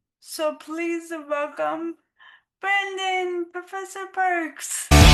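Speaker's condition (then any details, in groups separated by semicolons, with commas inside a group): Dystonia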